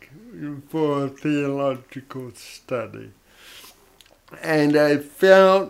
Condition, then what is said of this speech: Cerebral palsy. Probably to start off, you should know a little bit about why you're hearing an odd sort of voice.